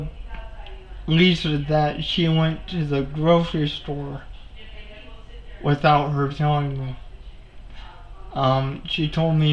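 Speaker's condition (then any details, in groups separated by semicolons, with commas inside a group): Cerebral palsy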